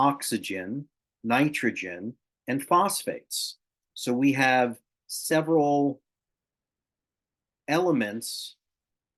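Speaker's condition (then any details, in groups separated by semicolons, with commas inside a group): No condition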